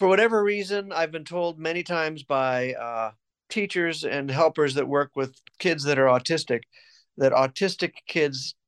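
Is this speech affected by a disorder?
No.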